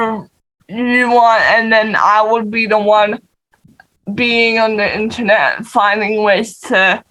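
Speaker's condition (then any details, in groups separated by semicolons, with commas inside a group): Cerebral palsy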